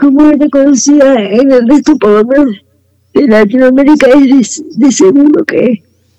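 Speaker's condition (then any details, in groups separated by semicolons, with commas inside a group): Cerebral palsy; wheelchair user, some leg movement, more mobility as child, never walked with canes, needs assistance; voice and way of speaking affected by cerebral palsy, per host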